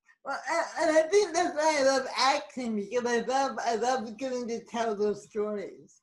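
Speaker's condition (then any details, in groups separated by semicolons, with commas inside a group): Cerebral palsy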